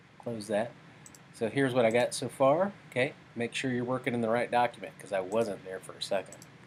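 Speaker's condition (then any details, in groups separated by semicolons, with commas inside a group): No condition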